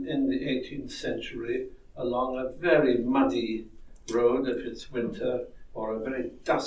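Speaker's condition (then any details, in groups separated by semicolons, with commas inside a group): No condition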